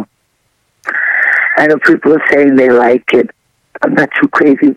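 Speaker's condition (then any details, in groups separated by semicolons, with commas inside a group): Throat cancer surgery; tumor found by throat specialist at Columbia Presbyterian, first thought strep throat, several surgeries; trouble swallowing and breathing before diagnosis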